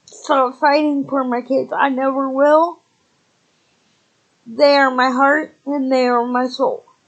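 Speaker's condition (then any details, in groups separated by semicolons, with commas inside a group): Cerebral palsy, spastic, severe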